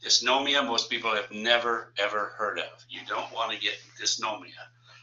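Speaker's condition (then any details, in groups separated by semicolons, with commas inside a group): No condition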